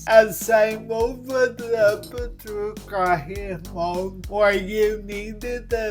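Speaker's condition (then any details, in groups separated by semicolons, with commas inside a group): Cerebral palsy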